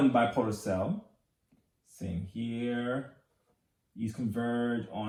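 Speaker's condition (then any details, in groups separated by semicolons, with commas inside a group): No condition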